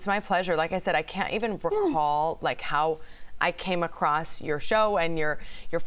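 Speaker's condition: No condition

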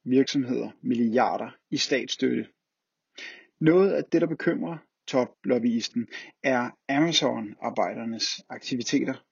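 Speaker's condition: No condition

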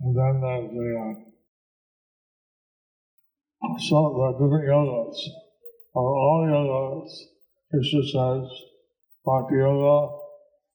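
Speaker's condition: Stroke with facial paralysis; half of face paralyzed; hard to understand for unfamiliar listeners, Deva Madhava repeats speech aloud

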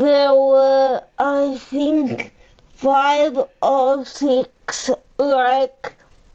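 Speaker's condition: Cerebral palsy; uses a power chair; 45 years old

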